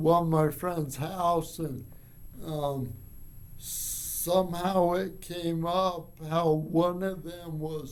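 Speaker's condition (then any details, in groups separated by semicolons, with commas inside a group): Cerebral palsy; from birth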